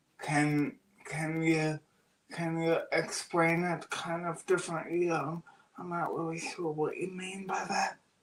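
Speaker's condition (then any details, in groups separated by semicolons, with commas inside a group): Cerebral palsy; oxygen loss at birth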